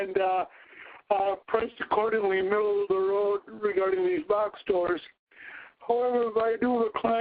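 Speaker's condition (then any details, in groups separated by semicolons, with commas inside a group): Cerebral palsy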